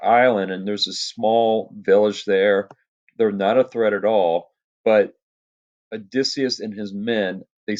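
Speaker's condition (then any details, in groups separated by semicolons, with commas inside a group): No condition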